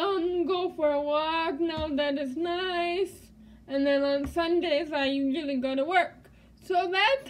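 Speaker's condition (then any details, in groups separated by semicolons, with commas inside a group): Cerebral palsy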